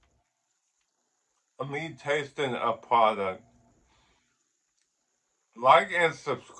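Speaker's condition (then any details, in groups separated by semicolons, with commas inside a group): Ataxic cerebral palsy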